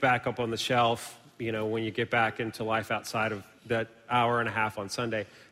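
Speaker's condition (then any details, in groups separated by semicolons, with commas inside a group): No condition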